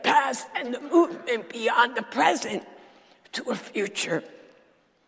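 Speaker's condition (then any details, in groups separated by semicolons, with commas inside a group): Dysphonia; sultry voice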